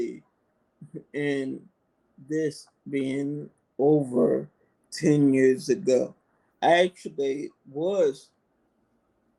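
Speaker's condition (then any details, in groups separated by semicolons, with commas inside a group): Multiple sclerosis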